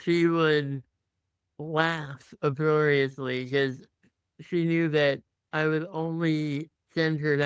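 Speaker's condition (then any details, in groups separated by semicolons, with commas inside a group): Muscular dystrophy; tracheostomy for breathing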